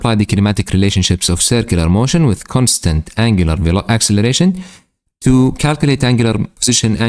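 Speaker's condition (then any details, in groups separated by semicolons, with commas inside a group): No condition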